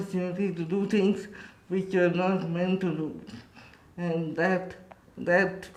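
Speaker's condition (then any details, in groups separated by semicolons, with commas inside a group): Cerebral palsy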